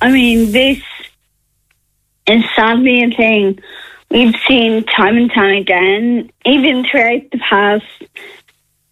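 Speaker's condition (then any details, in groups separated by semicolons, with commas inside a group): Friedreich's ataxia; rare progressive neuromuscular disease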